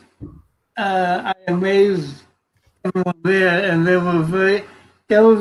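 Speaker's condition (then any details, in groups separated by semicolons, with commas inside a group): Cerebral palsy; from birth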